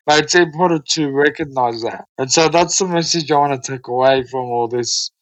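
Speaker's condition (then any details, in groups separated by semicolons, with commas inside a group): Cerebral palsy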